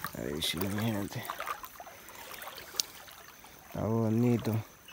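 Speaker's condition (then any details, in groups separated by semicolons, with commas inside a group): No condition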